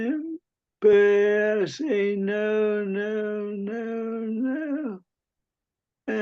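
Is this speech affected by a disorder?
Yes: Parkinson's disease; deep brain stimulation implant; about 19 years since diagnosis, DBS 5 years.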